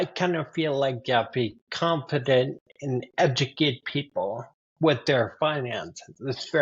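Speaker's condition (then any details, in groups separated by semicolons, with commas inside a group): Ataxia sca15; spinocerebellar ataxia type 15, progressive neurodegenerative; diagnosed age 28, worse in 40s, lost handwriting, balance problems; speech worsening since 40s, continues to worsen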